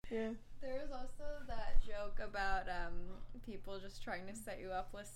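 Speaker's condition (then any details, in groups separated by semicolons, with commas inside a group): No condition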